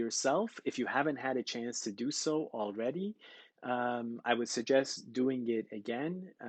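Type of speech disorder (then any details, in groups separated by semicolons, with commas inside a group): None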